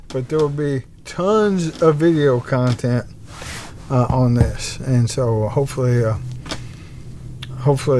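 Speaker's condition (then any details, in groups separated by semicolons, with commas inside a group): ALS; bulbar-upper onset, tongue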